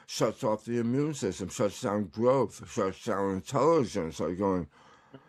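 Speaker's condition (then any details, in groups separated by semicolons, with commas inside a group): Tongue cancer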